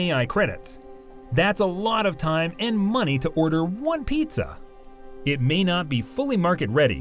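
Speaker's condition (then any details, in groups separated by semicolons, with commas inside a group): No condition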